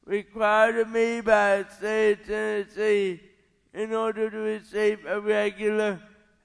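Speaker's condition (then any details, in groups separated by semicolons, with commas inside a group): Cerebral palsy; onset about 30 to 40 days after birth, caused by parents' lifestyle, not birth defects, lifelong, white plastic braces on both legs in childhood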